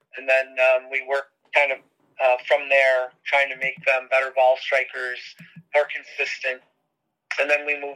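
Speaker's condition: No condition

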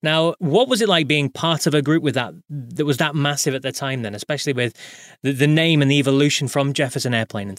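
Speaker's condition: No condition

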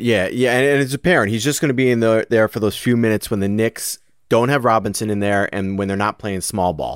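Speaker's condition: No condition

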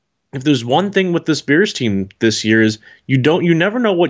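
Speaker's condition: No condition

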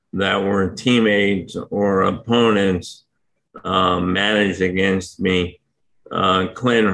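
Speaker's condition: ALS; uses power wheelchair for mobility

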